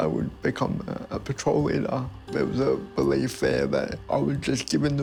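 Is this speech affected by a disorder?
Yes: cerebral palsy.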